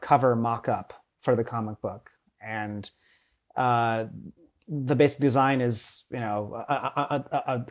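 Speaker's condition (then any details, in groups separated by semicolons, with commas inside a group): Stuttering; since childhood, once severe, could not answer phone, varies, teacher voice from Tokyo teaching controls it; no stuttering in commanding projecting teacher voice, frequent stuttering in normal voice, harder with few listeners; repeated sounds, blocks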